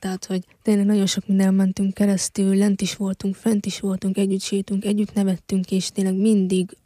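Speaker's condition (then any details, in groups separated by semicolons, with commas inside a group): Hearing loss since infancy; congenital, found at age one, device with surgery at 2.5, eight ear operations until age ten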